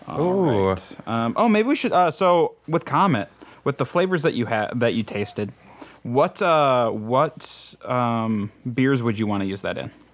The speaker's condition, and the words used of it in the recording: No condition.